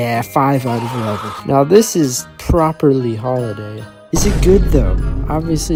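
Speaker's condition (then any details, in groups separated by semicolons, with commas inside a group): No condition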